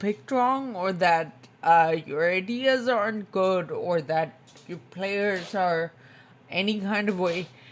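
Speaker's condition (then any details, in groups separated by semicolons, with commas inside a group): Spinocerebellar ataxia type 2, SCA2; tongue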